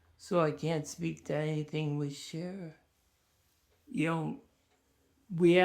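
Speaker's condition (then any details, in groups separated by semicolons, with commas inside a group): ALS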